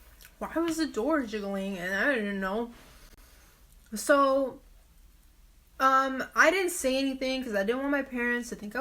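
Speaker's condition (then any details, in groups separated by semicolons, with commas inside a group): No condition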